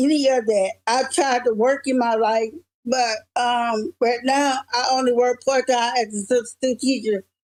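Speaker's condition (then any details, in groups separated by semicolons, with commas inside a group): Cerebral palsy; present from birth; progressed considerably, mini stroke at 39 caused damage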